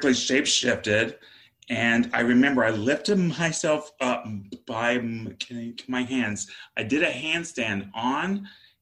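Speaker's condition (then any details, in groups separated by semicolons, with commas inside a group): Stutter; stutter since childhood, bad at ages six to nine; still has a stutter; prolonged sounds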